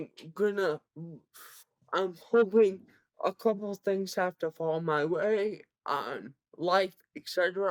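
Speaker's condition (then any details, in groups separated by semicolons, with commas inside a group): Cerebral palsy; present from birth, severe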